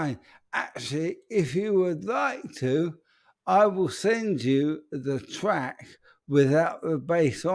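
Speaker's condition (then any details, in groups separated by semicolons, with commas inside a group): ALS; voice may sound peculiar tonight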